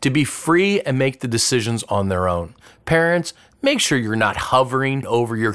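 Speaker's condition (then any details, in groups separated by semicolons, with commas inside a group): No condition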